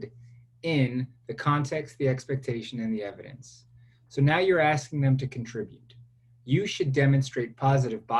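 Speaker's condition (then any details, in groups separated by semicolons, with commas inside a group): No condition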